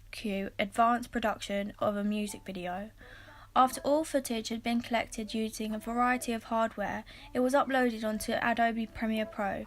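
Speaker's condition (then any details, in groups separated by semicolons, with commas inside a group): No condition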